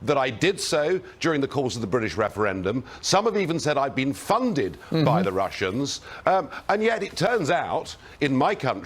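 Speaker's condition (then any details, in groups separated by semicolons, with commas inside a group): No condition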